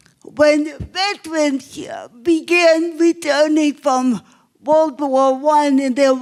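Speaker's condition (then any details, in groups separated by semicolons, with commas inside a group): Cerebral palsy; obvious speech impairment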